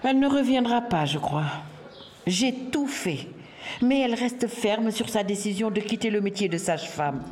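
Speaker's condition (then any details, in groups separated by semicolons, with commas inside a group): No condition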